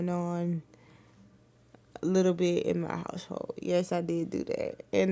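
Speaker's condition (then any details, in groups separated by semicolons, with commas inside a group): Cerebral palsy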